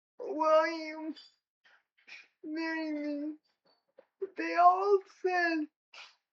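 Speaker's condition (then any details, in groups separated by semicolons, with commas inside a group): Cerebral palsy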